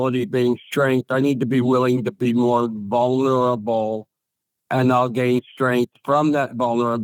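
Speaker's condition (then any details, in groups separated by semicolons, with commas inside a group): ALS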